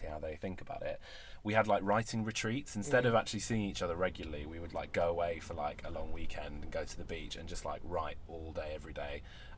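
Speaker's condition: No condition

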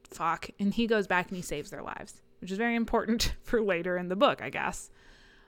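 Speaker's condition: No condition

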